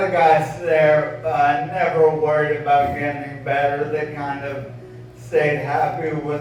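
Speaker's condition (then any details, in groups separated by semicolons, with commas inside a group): ALS; voice sounds impaired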